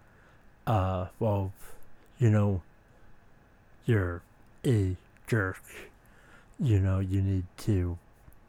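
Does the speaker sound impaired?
Yes: speech impediment.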